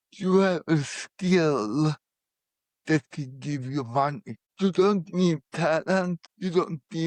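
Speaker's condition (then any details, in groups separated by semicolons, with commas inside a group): Cerebral palsy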